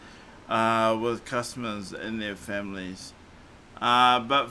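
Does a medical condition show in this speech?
Yes: cerebral palsy; surgery at about age five due to cerebral palsy.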